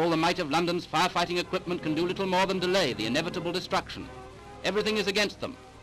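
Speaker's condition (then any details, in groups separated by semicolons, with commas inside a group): No condition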